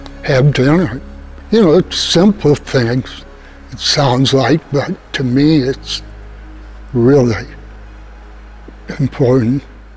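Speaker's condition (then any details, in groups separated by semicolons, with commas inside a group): Essential tremor; deep brain stimulation, thalamus electrodes; over 50 years, worsening, medications failed, stimulator being programmed; limits speaking and drinking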